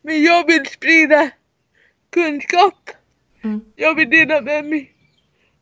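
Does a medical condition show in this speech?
Yes: cerebral palsy; severe, wheelchair user.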